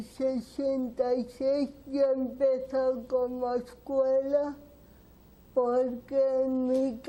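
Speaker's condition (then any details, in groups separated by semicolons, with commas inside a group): Cerebral palsy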